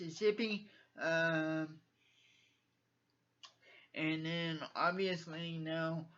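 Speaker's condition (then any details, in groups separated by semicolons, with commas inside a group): Cerebral palsy; from birth, uses wheelchair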